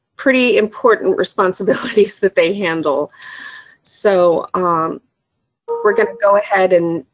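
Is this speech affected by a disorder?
No.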